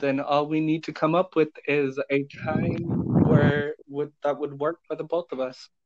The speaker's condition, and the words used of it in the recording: Stuttering. I can't do any other language, because I would stutter even more.